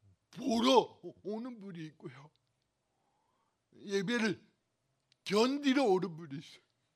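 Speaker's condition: Cerebral palsy; may need reoperation

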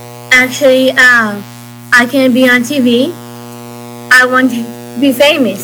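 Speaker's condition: Down syndrome

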